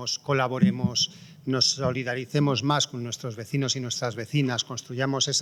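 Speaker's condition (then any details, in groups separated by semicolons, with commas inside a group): No condition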